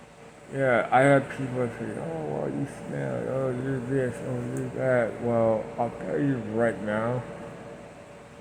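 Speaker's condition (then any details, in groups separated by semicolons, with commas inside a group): Parkinson's; speech impediment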